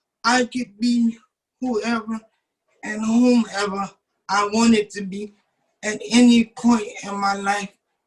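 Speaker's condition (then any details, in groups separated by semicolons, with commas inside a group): Cerebral palsy; 27 years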